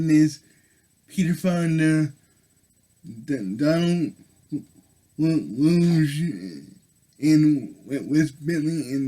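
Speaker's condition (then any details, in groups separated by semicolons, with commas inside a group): Cerebral palsy; affects all muscles; able to speak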